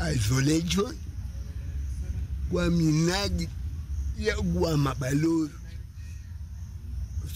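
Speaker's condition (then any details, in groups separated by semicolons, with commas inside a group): Cerebral palsy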